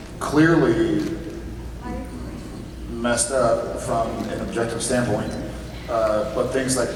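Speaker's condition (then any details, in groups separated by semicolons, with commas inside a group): No condition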